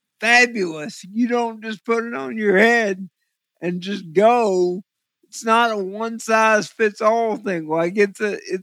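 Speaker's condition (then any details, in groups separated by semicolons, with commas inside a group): Cerebral palsy; trouble focusing with VR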